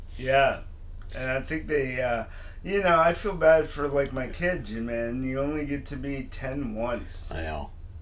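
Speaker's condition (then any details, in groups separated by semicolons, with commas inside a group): Cerebral palsy; lifelong atypical speech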